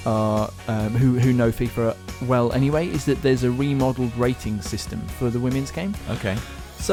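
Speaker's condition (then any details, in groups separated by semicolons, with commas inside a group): No condition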